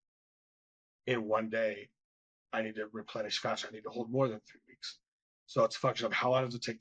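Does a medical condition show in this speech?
No.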